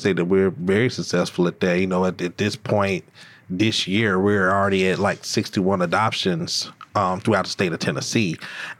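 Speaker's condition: No condition

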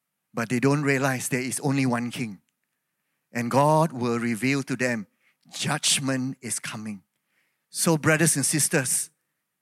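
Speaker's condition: No condition

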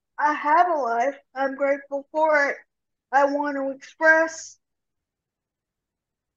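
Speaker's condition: Cerebral palsy; severe rotator cuff tear

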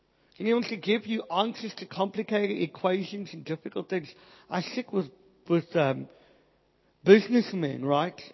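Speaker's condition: Cleft palate, Pierre Robin syndrome

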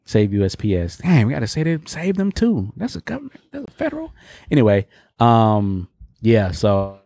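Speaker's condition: No condition

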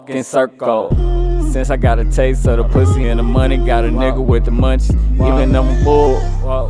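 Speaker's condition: No condition

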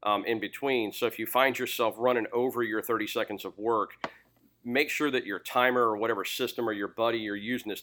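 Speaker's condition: No condition

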